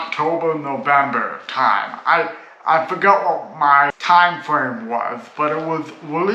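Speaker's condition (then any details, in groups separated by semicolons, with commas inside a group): Cerebral palsy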